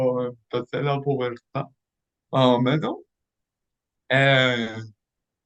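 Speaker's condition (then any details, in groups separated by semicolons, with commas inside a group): Cerebral palsy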